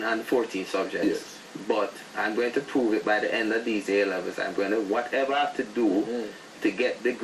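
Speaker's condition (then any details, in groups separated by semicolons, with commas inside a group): No condition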